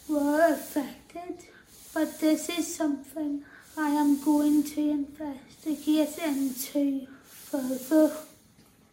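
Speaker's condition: Tracheostomy and ventilator dependent; paralysed from neck down

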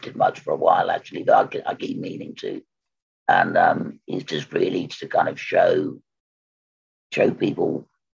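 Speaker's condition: Total laryngectomy; squamous cell cancer right vocal cord, radiotherapy, recurrence, total laryngectomy at Churchill, stoma breathing, valve; croaky voice five years before diagnosis, voice now very good, better than before, accent kept

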